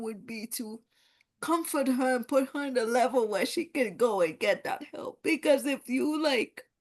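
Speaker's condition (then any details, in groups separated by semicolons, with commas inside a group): Cerebral palsy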